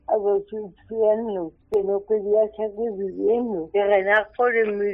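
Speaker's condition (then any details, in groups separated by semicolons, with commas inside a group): Cerebral palsy; brain damage at birth from lack of oxygen, midwife negligence, hospital Virgen de la Salud de Toledo, 47 years; increasingly dependent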